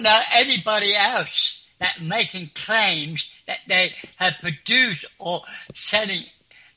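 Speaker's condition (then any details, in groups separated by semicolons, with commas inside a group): Clinically deaf; clinically deaf since school age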